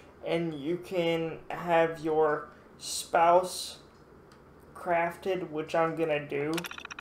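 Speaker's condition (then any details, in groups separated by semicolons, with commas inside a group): Cerebral palsy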